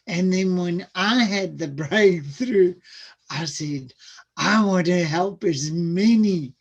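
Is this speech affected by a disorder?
Yes: cerebral palsy; speech sounds atypical.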